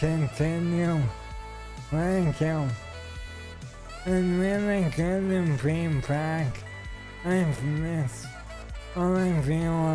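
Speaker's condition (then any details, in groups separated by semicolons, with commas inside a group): ALS; stem cell treatment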